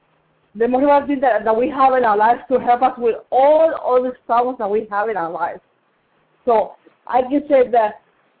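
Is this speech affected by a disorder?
Yes: cerebral palsy; cerebral palsy present from birth, about 50 years since onset, lifelong learning problems; spoke this morning, understandable to listeners, did very well with speech; past challenges speaking up, voice improved over last year, Spanish speaker with limited English.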